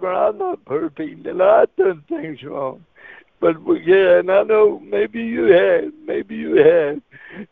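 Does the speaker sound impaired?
Yes: cerebral palsy; wheelchair user.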